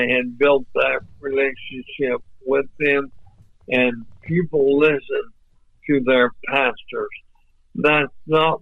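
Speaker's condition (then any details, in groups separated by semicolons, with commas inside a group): ALS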